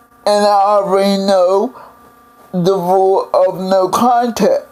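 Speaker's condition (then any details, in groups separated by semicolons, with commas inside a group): Cerebral palsy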